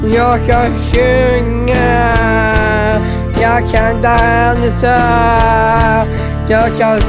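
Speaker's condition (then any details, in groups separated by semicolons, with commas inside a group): Down syndrome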